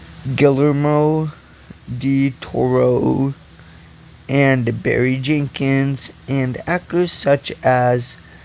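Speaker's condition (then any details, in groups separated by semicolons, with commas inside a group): Cerebral palsy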